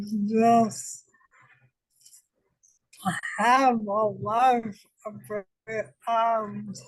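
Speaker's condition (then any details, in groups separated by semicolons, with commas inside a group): ALS; diagnosed almost five years ago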